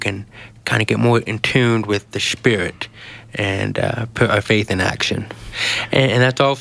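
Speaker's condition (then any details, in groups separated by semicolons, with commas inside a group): Genetic hearing loss; congenital genetic 90% hearing loss inherited from father, no cochlear implant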